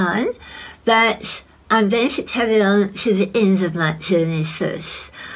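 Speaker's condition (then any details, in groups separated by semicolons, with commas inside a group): Head and neck cancer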